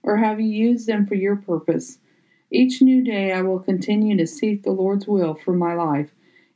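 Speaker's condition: No condition

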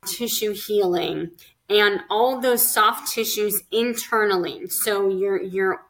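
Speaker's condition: Cleft lip and palate; several facial surgeries

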